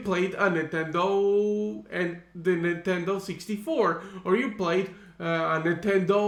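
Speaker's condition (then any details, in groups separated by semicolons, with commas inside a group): No condition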